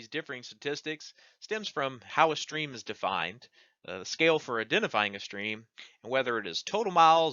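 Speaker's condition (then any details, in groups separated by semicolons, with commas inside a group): No condition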